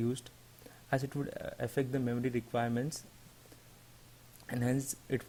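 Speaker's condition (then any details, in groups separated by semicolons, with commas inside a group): No condition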